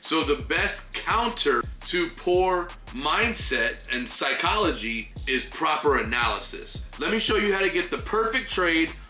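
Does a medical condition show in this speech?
No.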